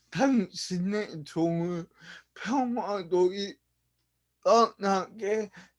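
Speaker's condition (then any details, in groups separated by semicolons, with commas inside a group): Brain lesion disability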